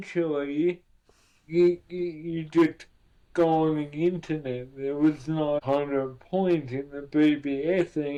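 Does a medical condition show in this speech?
Yes: cerebral palsy.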